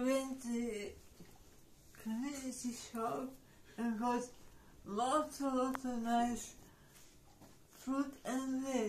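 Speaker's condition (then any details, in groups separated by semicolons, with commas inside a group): Cerebral palsy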